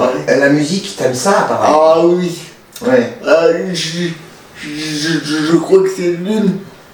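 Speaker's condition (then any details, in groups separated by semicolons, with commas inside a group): Cerebral palsy; uses wheelchair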